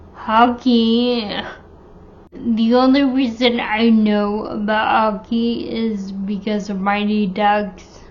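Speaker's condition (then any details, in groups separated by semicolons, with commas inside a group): Friedreich's ataxia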